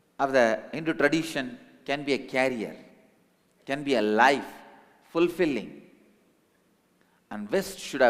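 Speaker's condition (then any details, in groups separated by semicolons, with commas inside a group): No condition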